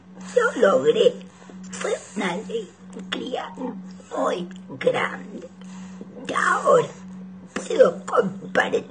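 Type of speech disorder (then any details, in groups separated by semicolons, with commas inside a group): Oesophageal speech; laryngectomy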